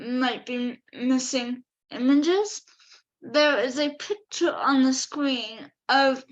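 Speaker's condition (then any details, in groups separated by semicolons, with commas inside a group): Cerebral palsy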